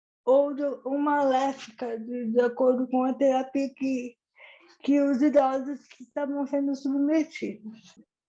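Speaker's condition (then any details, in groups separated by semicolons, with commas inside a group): Cerebral palsy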